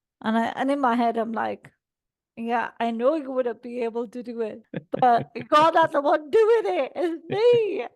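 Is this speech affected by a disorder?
Yes: cerebral palsy; all four limbs.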